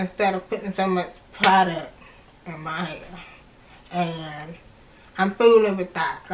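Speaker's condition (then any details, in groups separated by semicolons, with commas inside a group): Cerebral palsy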